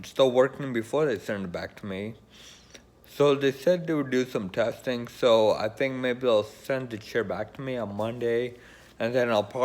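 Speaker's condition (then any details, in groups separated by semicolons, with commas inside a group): Friedreich's ataxia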